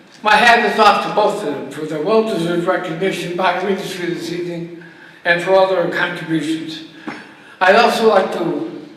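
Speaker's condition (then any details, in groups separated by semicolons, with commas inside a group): ALS; voice weakened by disease, little voice left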